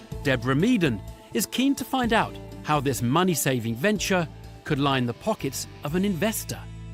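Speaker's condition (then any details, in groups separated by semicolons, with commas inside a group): No condition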